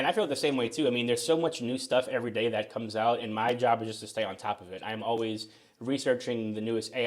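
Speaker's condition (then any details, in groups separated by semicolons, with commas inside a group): No condition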